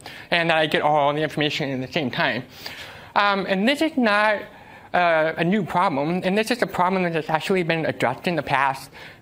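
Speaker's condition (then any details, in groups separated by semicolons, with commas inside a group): Deafness; uses American Sign Language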